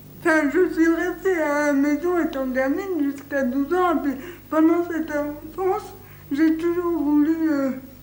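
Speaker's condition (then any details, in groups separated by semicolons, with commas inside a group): Cerebral palsy; from birth, delivery accident, resuscitation, 15 days oxygen; worked hard on intelligibility, improved over time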